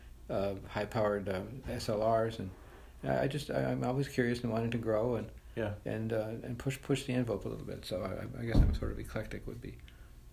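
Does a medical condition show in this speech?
Yes: Parkinson's disease; traveling increasingly difficult.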